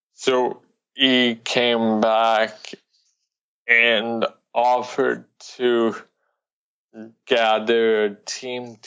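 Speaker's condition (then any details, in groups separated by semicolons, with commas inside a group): Cerebral palsy; lifelong speech impediment, worked to reduce it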